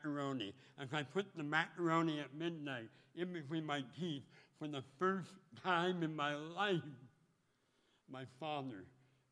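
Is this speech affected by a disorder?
Yes: speech impediment; taught tongue movement at 12.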